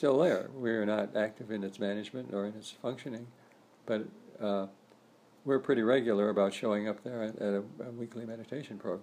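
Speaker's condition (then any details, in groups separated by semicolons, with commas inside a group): Parkinson's disease; stiff right arm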